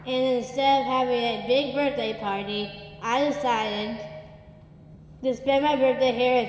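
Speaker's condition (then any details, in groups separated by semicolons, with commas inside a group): Down syndrome; suspected prenatally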